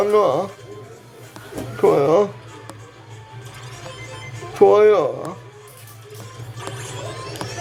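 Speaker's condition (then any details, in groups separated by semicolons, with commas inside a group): Brain lesion disability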